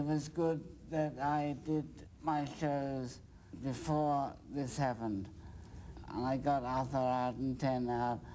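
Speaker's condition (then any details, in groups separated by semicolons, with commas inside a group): Progressive supranuclear palsy; early stage, lost piano ability, in speech therapy; trouble talking, therapy for breathing and simple phrases, tires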